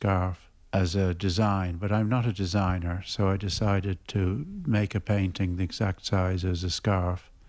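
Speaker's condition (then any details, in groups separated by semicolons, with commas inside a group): Parkinson's; progressive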